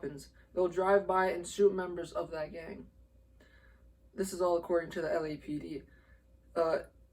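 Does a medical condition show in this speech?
No.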